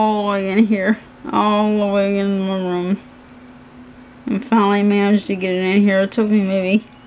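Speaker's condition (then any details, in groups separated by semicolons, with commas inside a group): Cerebral palsy; hands affected, shaking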